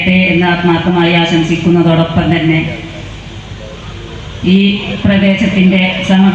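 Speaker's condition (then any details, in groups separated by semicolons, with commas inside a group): No condition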